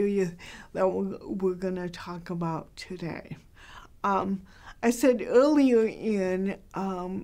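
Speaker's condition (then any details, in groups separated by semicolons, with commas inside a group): Cerebral palsy, mild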